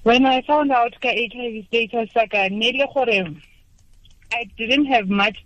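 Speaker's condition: No condition

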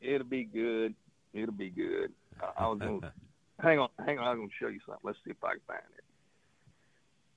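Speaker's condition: No condition

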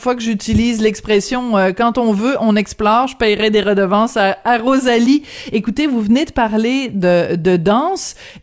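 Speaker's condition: No condition

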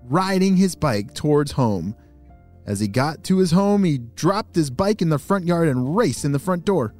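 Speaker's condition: No condition

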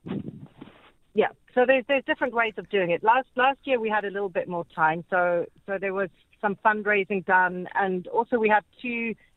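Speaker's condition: No condition

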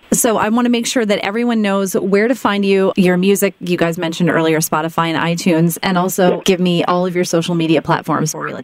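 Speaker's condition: No condition

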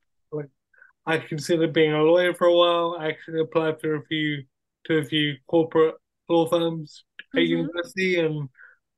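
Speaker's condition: Cerebral palsy; many surgeries

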